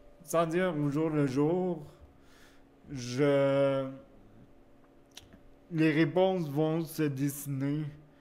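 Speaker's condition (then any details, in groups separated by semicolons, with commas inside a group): Cerebral palsy; wheelchair use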